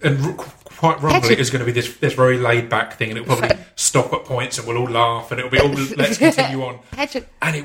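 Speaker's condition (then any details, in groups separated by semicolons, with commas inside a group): Stutter; onset at age four after traumatic near drowning; must fight stutter when speaking, second nature now but can be exhausting; repeated sounds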